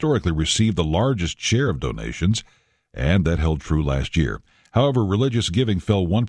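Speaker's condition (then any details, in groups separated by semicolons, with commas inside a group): No condition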